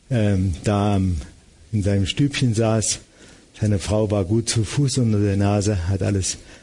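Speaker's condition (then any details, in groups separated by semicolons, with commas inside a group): Parkinson's disease; confirmed by brain imaging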